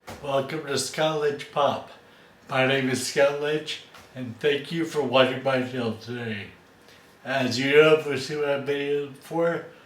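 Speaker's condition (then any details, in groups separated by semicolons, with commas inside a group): Friedreich's ataxia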